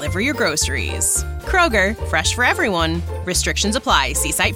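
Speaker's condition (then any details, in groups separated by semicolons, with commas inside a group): No condition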